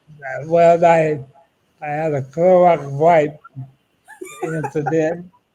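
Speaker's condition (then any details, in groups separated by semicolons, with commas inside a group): ALS; about eight years since diagnosis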